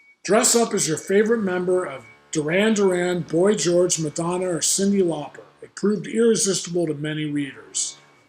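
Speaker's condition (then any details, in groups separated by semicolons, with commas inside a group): No condition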